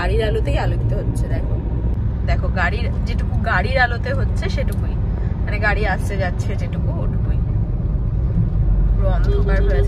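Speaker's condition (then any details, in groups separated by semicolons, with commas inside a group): No condition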